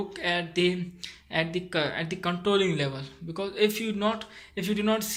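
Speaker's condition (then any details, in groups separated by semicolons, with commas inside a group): No condition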